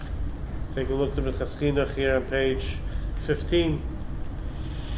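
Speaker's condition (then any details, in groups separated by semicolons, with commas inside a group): No condition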